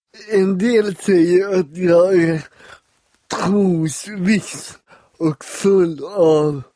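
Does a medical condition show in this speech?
Yes: cerebral palsy; affects walking, awkward gait, wore brown aid shoes from Hjälpmedelscentralen until age 23; learned to walk relatively well in ordinary shoes such as Nike.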